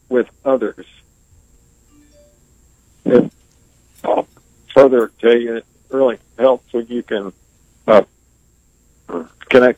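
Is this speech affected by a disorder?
Yes: ALS; ALS (Lou Gehrig's disease), progressive, nearly 20 years since diagnosis; breathes through ventilator; still able to speak clearly, slower pace due to ventilator.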